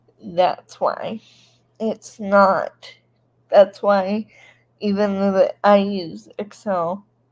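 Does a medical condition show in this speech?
Yes: cerebral palsy.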